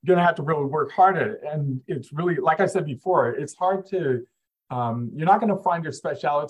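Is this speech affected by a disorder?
No.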